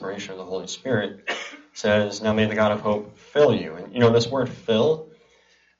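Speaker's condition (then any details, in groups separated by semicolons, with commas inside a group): Cleft palate and cleft lip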